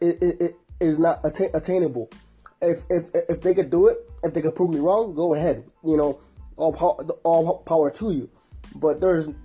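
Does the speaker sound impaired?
Yes: stuttering; may stutter during podcast; here repeated sounds, repeated words, blocks.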